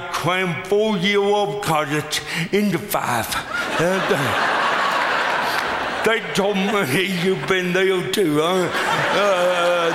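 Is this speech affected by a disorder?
Yes: cerebral palsy; lifelong.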